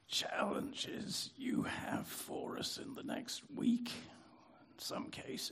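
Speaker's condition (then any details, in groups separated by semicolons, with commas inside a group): Spasmodic dysphonia; about 40 years since onset, voice therapist recommended by audiologist Joanne Tyson, teaching style changed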